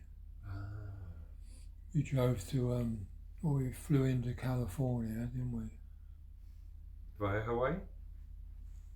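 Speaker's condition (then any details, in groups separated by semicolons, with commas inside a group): Parkinson's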